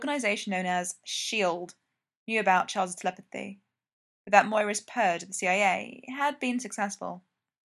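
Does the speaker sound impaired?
No.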